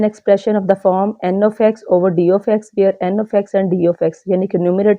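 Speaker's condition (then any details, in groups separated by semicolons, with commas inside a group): No condition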